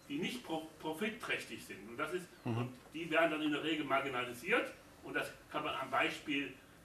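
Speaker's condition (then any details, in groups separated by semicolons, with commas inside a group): No condition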